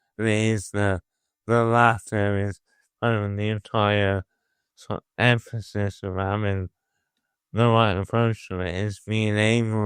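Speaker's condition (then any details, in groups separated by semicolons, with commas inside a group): Motor neuron disease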